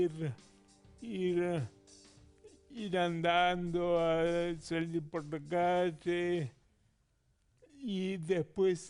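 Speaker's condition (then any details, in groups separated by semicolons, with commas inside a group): Friedreich's ataxia; genetic, from birth, cardiac involvement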